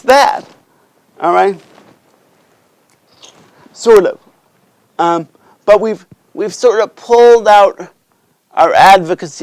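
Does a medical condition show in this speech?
Yes: cerebral palsy.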